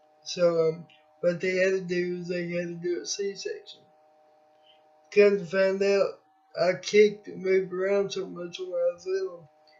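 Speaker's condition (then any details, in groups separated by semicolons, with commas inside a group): Cerebral palsy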